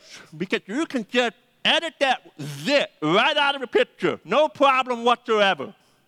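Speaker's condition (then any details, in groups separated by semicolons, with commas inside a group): Deafness; hard time hearing phone callers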